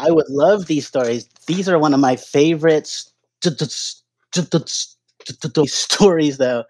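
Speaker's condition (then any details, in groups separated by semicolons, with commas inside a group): Stuttering; onset around age 2.5, fall with traumatic brain injury then, grandfather and daughter stutter, likely genetic, hypnotherapy tried; no longer hides stutter, not trying to avoid stuttering, stuttering more or more aware lately, sober; stutters every time talking, hard ordering in restaurants, phone calls, strangers, alcohol seemed to lessen stutter; repeated sounds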